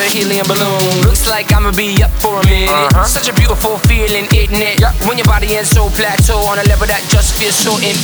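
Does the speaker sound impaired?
No.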